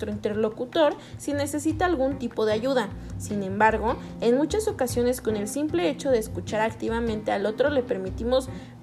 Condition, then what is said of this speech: None; typical speech.